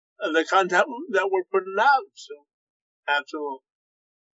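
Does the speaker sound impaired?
Yes: cerebral palsy, spastic quadriplegia.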